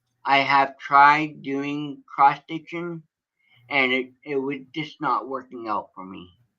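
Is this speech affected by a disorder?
Yes: cerebral palsy.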